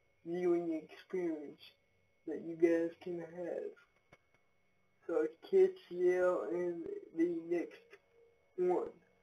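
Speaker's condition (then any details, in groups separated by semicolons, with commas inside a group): Cerebral palsy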